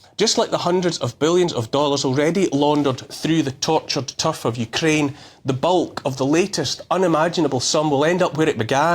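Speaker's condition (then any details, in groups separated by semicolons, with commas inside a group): No condition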